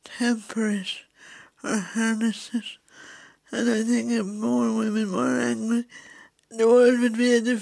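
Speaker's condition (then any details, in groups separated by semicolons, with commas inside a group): Cerebral palsy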